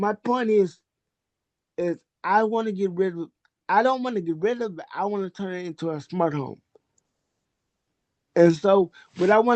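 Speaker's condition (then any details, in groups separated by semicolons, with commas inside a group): Cerebral palsy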